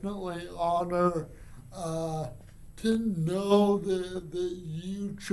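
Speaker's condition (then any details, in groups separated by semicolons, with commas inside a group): Cerebral palsy; from birth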